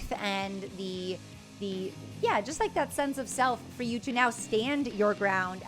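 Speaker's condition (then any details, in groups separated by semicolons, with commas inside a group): No condition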